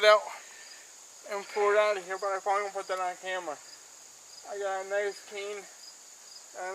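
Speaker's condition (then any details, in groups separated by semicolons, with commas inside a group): Cerebral palsy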